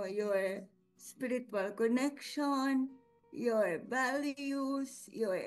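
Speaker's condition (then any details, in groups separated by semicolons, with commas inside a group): Cerebral palsy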